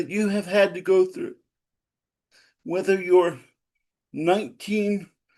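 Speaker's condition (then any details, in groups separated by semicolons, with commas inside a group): Cerebral palsy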